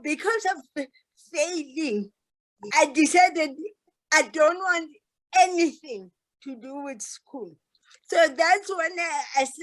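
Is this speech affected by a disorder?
Yes: cerebral palsy.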